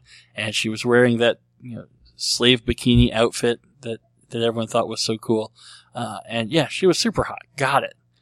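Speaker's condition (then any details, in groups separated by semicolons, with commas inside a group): Cleft lip and palate; treated as a baby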